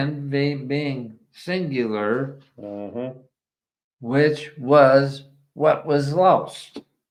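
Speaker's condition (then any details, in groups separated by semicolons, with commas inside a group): ALS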